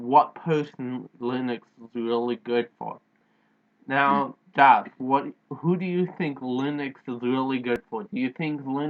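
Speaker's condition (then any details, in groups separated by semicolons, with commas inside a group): Cerebral palsy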